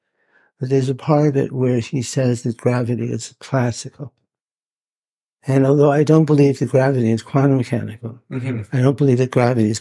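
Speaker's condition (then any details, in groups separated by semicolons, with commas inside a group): Parkinson's; hidden from others in early stages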